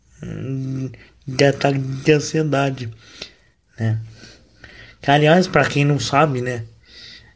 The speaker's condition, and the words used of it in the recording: Cerebral palsy. O que também explica as falhas na minha voz.